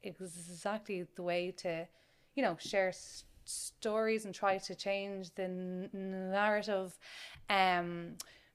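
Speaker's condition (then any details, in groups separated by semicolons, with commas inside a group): Stammer; stammer since childhood, group therapy in 20s, Dublin Adult Stuttering (DAS), Dr. Jonathan Linklater; stammers more when anxious, sometimes hides stammer, still fears being caught out; once tried passing as fluent, voluntary stammering since 20, early in interactions; prolonged sounds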